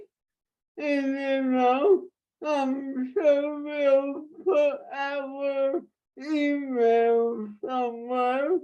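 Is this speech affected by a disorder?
Yes: traumatic brain injury.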